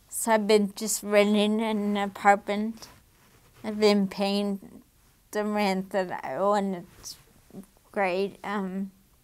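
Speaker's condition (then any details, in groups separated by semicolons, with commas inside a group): Damaged diaphragm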